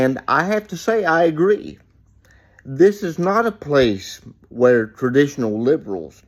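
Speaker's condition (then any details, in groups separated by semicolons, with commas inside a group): Cerebral palsy; uses wheelchair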